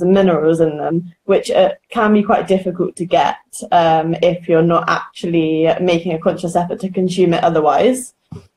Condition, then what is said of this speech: None; typical speech.